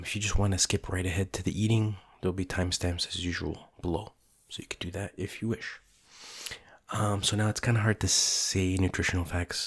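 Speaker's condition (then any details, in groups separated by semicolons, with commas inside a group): No condition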